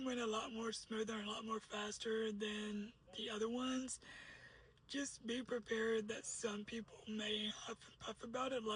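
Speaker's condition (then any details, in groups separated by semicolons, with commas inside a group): Cerebral palsy; uses a wheelchair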